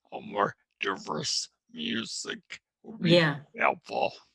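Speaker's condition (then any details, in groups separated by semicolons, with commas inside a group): Traumatic brain injury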